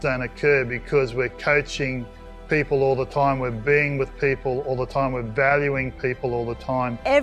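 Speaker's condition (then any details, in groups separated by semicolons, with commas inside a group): No condition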